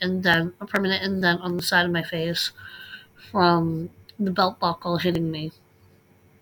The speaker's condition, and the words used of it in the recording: Cleft palate. And as you're hearing me now talk, you can probably hear me breathe more than my words.